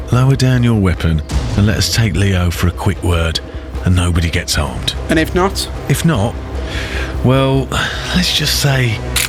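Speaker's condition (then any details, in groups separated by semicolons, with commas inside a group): No condition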